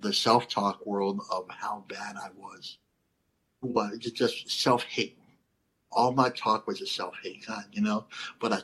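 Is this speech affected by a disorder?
Yes: cleft lip and palate; lisp.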